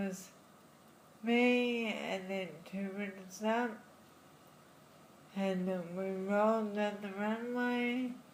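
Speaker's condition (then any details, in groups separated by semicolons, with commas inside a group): Friedreich's ataxia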